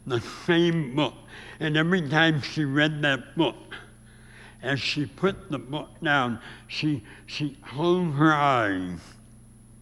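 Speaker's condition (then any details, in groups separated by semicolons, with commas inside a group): Severe speech impediment; from early childhood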